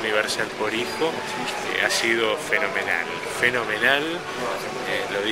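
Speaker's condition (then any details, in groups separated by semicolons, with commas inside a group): No condition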